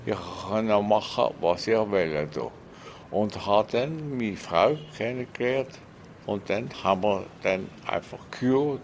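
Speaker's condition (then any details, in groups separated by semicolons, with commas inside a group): Stroke; stroke after a broken leg, aged 83; sometimes speaks a bit slowly, lost some learned local West African languages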